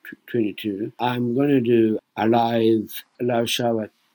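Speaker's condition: Down syndrome

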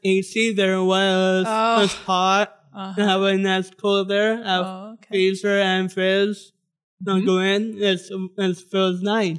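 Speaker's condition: Down syndrome

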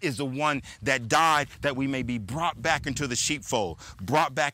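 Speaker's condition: No condition

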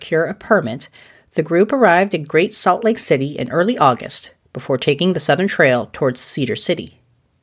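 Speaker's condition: No condition

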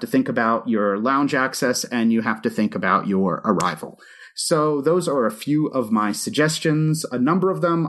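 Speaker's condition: No condition

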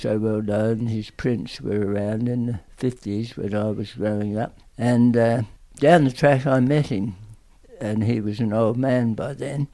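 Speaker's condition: Tongue cancer; aggressive tongue cancer

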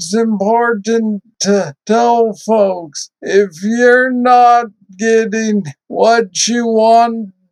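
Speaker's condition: Parkinson's disease; young onset, diagnosed at age 35, deep brain stimulation done twice, main drug recently switched; works with speech therapists on therapeutic and compensation strategies

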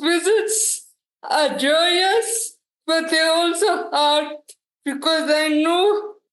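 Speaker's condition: Cerebral palsy; diagnosed at 6 months old, quadriplegic

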